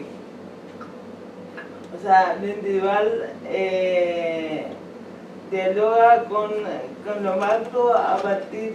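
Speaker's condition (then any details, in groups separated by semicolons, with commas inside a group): Cerebral palsy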